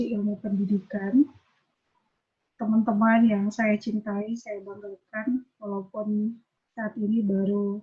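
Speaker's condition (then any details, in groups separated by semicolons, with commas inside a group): No condition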